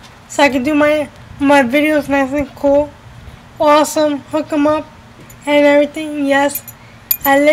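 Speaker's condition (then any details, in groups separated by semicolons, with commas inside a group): Cerebral palsy; uses a wheelchair, had surgery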